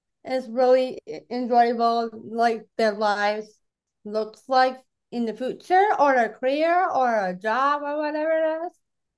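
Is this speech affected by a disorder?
Yes: Down syndrome; Down syndrome from birth, born without esophagus, blocked bowel, surgery right after birth, cord wrapped around throat three times; 28 years old; may be a little hard to understand, mother helps a little, host understood nearly everything, host once asked for a repeat.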